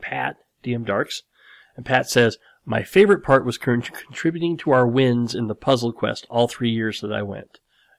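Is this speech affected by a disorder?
Yes: cleft lip and palate; series of plastic surgeries for repair.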